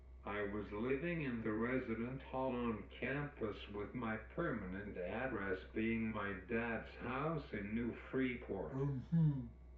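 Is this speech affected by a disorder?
Yes: cerebral palsy; uses wheelchair.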